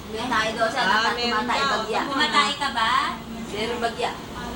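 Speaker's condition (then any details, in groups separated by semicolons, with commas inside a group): No condition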